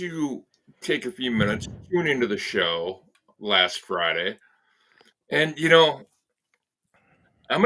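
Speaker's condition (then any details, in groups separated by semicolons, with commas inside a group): No condition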